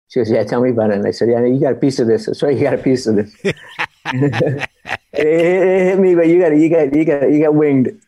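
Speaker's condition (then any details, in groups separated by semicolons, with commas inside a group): Parkinson's disease; walking still impaired after spinal surgery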